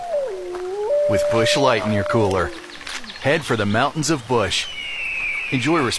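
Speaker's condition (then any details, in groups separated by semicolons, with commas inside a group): No condition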